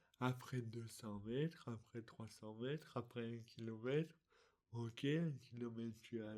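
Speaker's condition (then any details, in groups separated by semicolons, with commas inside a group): Dystonia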